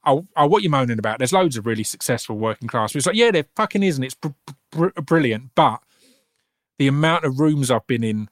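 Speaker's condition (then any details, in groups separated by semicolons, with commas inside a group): Stammer; intermittent, usually holds it back when performing, sometimes lets it come freely; stammer heard at times during this conversation, absent for long stretches; absent for long stretches then appears, on some words, clear accent on fluent runs; repeated sounds, blocks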